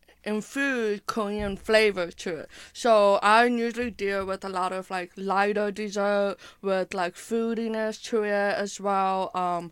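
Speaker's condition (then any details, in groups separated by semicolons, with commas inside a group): Hearing impairment with speech impairment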